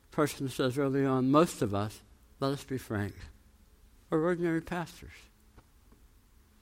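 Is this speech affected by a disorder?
Yes: tongue cancer, jaw reconstruction, osteonecrosis of jaw after radiation.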